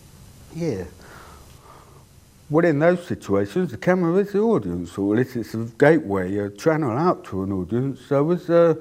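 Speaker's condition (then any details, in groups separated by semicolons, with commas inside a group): Deafness; cannot hear own voice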